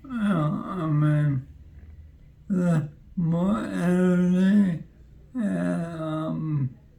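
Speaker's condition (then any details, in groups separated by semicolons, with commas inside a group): ALS; onset with arm twitching; rapid recent progression, new medication, voice and strength improving; weak voice for months, choking when eating, now louder, clearer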